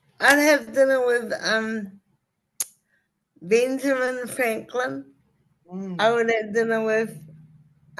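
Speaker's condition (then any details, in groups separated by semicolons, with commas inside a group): Cerebral palsy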